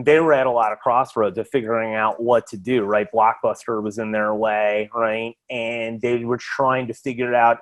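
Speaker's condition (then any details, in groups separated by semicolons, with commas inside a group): No condition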